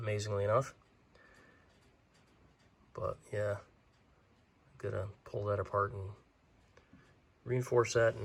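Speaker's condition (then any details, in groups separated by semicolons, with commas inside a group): No condition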